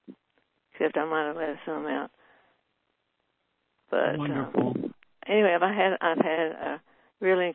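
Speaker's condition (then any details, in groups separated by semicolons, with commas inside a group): Parkinson's disease; shaky voice, voice getting better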